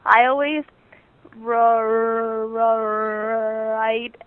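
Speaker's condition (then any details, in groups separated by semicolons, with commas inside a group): Stuttering; stuttering since beginning to talk, speech therapy with own speech therapist; about 18, starting college, therapy every two weeks, summer three-session intensive, Friends National Association; needs extra time to speak, letters to teachers, friends avoid filling in words; prolonged sounds, blocks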